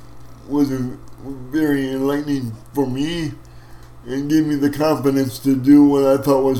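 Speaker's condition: Cerebral palsy; wheelchair for mobility

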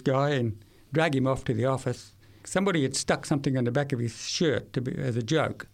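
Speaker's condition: Severe to profound hearing loss, acquired, from meningitis at age 8; one ear completely destroyed

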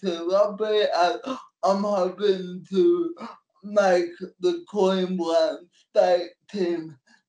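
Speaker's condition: Cerebral palsy; support worker takes notes and types for him

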